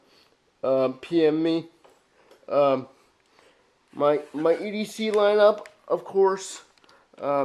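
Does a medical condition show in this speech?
Yes: cerebral palsy, spastic diplegia.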